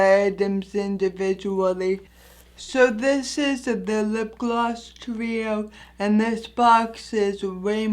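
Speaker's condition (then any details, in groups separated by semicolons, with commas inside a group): Anoxic brain injury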